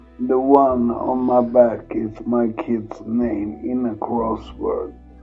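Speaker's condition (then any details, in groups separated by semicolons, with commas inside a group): Multiple sclerosis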